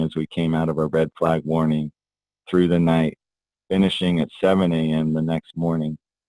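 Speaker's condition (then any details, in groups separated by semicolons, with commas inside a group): No condition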